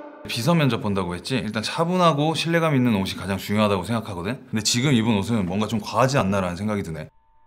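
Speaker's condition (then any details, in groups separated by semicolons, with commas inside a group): No condition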